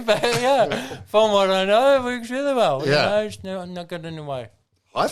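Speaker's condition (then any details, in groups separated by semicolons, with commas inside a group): Cerebral palsy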